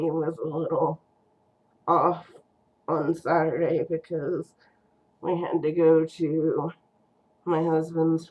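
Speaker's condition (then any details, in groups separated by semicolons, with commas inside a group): Cerebral palsy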